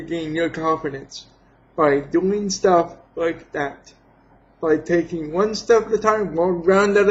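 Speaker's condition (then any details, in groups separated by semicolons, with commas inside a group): Cerebral palsy; has had surgery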